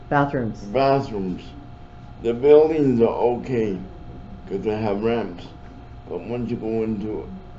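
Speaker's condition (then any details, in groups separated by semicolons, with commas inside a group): Cerebral palsy; from birth, wheelchair user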